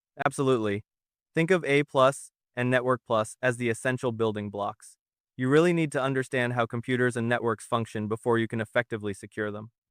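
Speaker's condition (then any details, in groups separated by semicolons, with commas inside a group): No condition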